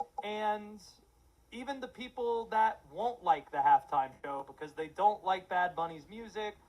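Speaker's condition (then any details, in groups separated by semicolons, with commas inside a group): No condition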